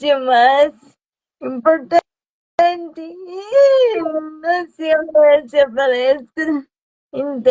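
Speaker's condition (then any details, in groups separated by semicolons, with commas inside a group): Cerebral palsy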